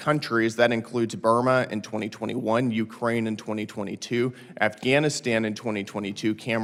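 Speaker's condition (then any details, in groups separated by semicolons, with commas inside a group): No condition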